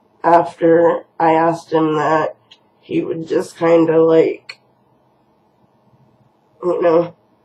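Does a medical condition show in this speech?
Yes: cerebral palsy; housebound.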